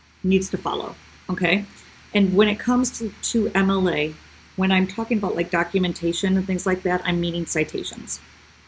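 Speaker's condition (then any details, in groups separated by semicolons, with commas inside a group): No condition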